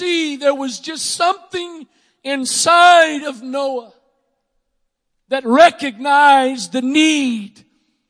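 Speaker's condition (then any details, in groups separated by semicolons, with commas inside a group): No condition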